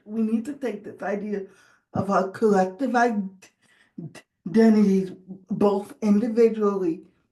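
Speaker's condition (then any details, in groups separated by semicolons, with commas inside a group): Cerebral palsy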